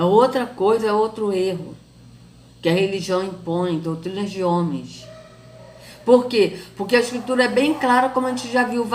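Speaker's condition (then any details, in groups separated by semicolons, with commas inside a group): No condition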